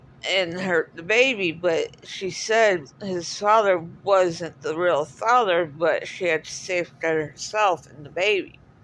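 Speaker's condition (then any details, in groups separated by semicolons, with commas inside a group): Cerebral palsy; speaks differently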